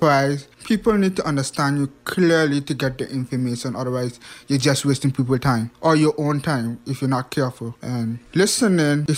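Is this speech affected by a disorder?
Yes: hearing impairment; past speech impediment; past speech impediment improved with much practice, listening needs much focus.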